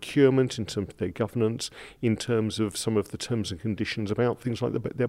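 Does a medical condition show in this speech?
No.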